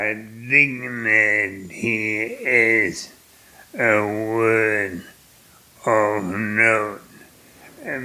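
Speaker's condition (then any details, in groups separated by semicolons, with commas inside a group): Primary lateral sclerosis; motor neuron disease, neurologist gave 2 to 5 years, later found primary lateral sclerosis, legs then arms, hands, face, voice; about 12 years since diagnosis, worsening, less mobile, swallowing expected to fail; profoundly affected, speaks with effort, hard to follow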